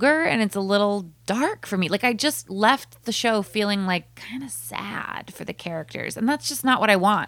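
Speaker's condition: No condition

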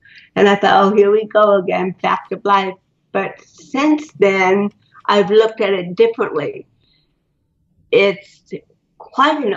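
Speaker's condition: Cerebral palsy; botox

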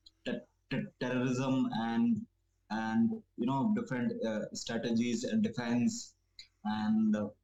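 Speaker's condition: Stammering; stammering since school age; repeats initial sounds, e.g. s-s-s in start, considers self a good communicator; repeated sounds, repeated words

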